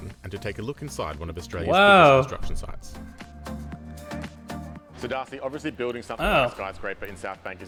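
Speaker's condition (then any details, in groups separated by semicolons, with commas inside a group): No condition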